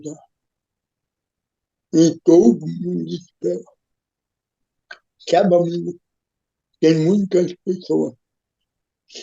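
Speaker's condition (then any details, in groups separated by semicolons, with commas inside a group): Cerebral palsy; physical disability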